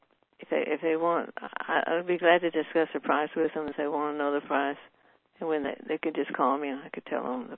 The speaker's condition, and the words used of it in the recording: Parkinson's disease. I appreciate your inviting my shaky voice.